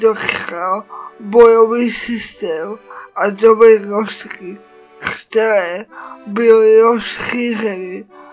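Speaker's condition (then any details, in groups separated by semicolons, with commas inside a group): Cerebral palsy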